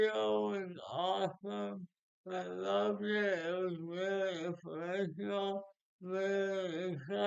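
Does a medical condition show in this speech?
Yes: speech impairment after birth surgery.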